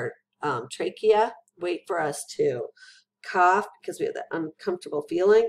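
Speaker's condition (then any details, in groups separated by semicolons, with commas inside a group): No condition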